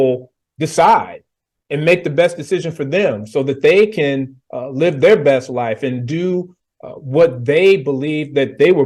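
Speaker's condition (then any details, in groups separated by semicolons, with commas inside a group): No condition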